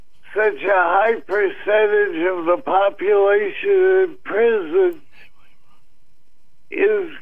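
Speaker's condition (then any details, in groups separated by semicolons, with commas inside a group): Parkinson's disease, mild; slight difficulty in speaking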